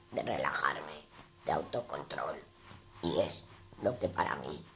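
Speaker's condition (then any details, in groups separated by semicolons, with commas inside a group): Total laryngectomy; new voice after larynx removal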